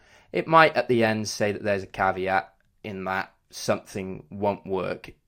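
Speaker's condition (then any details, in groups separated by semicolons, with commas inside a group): No condition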